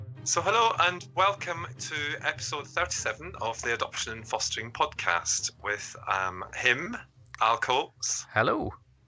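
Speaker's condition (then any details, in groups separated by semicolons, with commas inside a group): No condition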